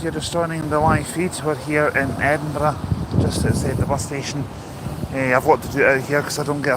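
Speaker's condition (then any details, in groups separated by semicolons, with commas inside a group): No condition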